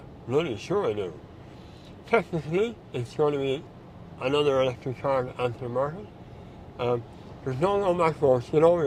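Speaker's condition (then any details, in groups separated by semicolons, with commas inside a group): Mouth cancer surgery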